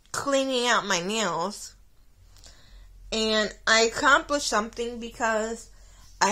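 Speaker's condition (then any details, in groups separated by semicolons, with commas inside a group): Cerebral palsy; spasticity, muscle tightening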